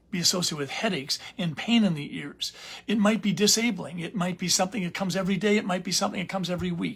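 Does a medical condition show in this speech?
No.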